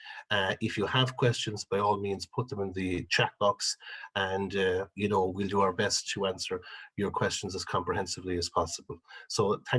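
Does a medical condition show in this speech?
No.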